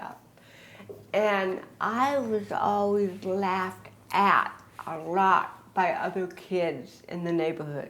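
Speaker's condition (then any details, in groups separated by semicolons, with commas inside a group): Cerebral palsy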